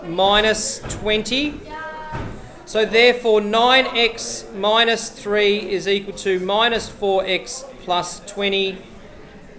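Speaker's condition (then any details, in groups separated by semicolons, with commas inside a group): No condition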